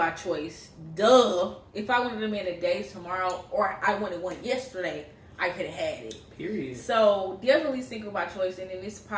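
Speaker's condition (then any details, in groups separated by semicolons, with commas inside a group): No condition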